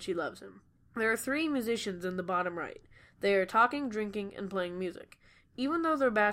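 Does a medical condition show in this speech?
No.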